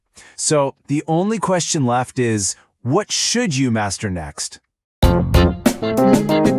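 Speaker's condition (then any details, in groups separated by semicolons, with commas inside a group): No condition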